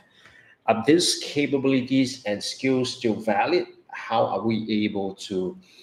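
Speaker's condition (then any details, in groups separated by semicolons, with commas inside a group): No condition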